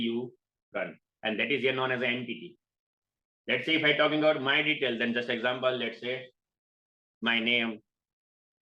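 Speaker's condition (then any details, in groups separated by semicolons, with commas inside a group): No condition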